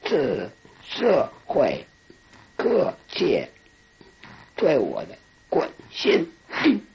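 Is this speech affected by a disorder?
Yes: laryngectomy; total laryngectomy, permanent neck tracheostoma; speaks with esophageal speech, learned at training class for laryngectomy patients; esophageal speech from forced burping, learned with effort.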